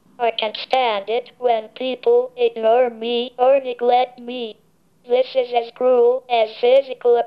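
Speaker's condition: Cerebral palsy, speech-generating device; brain control of speech and movement affected, wheelchair user, caregivers help feeding and dressing, arms flail; reflective dot on glasses controls tracker, head-typed, pauses edited out; speaks through device, very slow typing, head kept still, own real voice heard briefly

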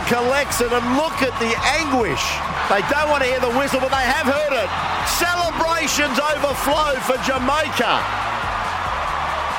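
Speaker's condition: No condition

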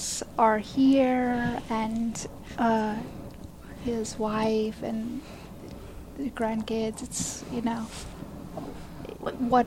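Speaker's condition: Aphasia after stroke; aphasia caused by stroke; verbally hard to get words out, to express feelings

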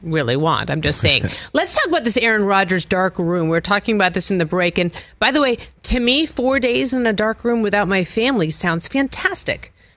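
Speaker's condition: No condition

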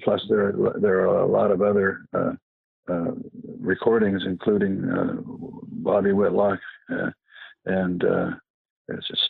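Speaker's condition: Parkinson's; past cancer

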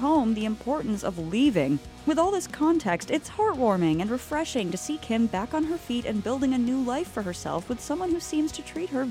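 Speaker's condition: No condition

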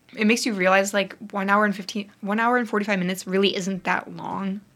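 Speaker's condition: No condition

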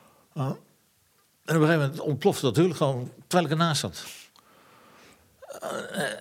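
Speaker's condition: Parkinson's disease; reading own book aloud beyond strength

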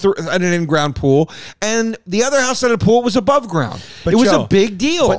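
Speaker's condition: No condition

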